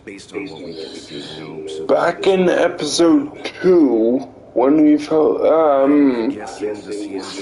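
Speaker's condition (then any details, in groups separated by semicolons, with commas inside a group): Cerebral palsy; limbs affected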